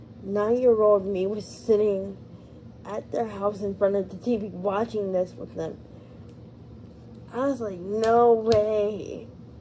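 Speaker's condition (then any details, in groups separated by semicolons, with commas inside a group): Cerebral palsy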